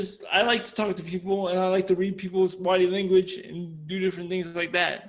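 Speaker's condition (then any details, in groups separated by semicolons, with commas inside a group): Cerebral palsy; dexterity issue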